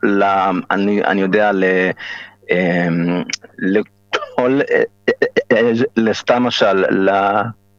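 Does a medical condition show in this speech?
Yes: stuttering; stuttering since age 4, can occur in any situation, such as at a bank; age 38, about 34 years since onset; frequent phrase repetitions, many fillers, broken unfinished sentences, word slips; here repeated words, prolonged sounds, blocks.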